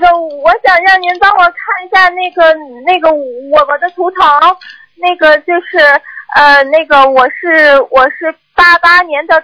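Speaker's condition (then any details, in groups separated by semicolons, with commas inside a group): Stuttering; trouble getting words out, blocks when nervous, fluent when chanting scriptures, fluent during this call; repeated words, blocks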